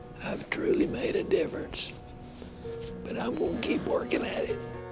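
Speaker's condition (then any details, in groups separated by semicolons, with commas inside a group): ALS (Lou Gehrig's disease)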